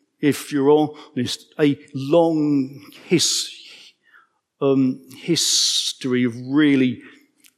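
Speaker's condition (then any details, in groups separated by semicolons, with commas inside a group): Stammer; man aged 55; stammer audible in speech; repeated sounds, blocks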